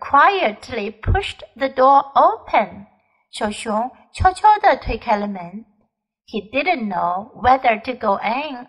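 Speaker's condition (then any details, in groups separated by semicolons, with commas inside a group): No condition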